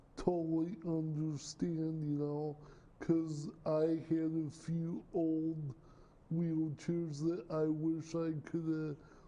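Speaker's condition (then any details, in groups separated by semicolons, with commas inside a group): Cerebral palsy; speech impairment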